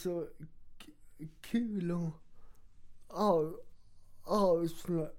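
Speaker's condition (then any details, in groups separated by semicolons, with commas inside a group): Cerebral palsy; has two wheelchairs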